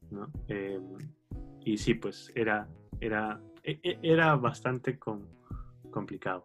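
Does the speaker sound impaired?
Yes: stuttering; developmental stuttering since about age four, therapy from about age seven, worsened at university through avoidance; still stutters, past fluency-control training program, adolescent psychologist for stress and anxiety; childhood head movement toward shoulder when forcing, pen squeeze taught instead, repeated phrase before own name; here repeated sounds, repeated words.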